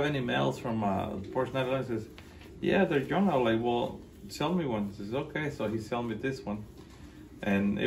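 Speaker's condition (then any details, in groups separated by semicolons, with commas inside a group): No condition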